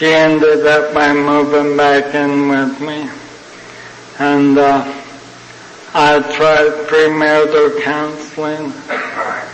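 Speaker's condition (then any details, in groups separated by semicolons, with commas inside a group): ALS (Lou Gehrig's disease); young onset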